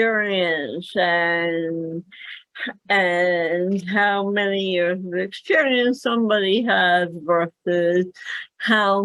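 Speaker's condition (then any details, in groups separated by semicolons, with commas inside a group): Cerebral palsy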